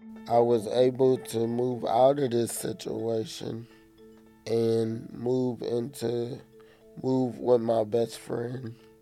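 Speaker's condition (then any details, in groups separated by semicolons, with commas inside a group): Cerebral palsy; affects movement, physical and occupational therapy, therapists had stair climbing to bathroom as exercise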